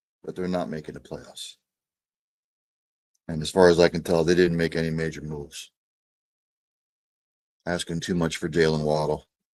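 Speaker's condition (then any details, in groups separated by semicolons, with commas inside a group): No condition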